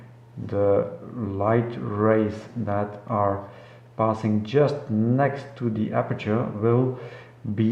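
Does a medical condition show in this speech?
No.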